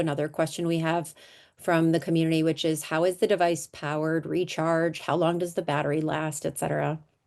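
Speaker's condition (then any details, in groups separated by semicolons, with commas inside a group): No condition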